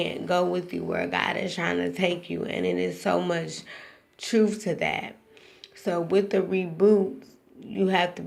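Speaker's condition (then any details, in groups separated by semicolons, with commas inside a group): Cerebral palsy, spastic; now talking and breathing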